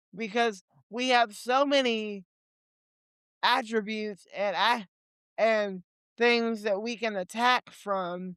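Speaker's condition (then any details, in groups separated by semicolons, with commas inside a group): Cerebral palsy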